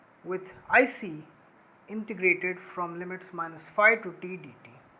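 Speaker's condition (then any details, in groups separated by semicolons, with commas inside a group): No condition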